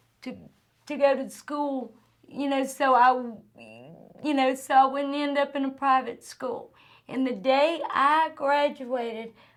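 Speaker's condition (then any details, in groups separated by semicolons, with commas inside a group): Cerebral palsy; from birth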